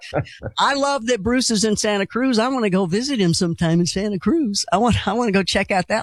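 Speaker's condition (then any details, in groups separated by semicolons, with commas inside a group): No condition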